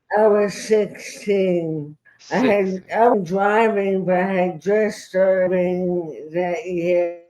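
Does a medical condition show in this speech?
Yes: traumatic brain injury; left arm spastic.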